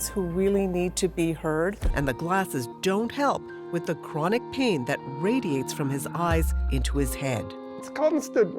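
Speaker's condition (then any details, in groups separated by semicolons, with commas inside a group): No condition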